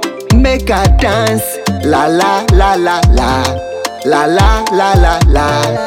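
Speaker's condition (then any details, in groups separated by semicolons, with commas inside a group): No condition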